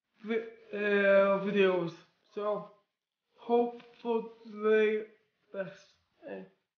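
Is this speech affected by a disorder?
Yes: cerebral palsy.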